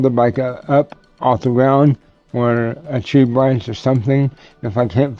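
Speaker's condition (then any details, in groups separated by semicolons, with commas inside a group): Cerebral palsy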